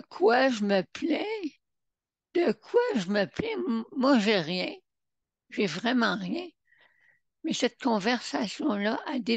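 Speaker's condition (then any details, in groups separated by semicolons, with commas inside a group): Parkinson's disease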